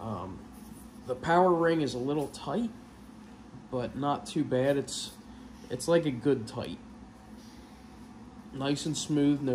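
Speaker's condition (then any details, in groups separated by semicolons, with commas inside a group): No condition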